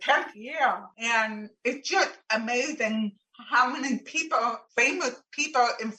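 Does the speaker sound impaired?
Yes: profound deafness; does not know ASL or sign language; communicates by spoken language.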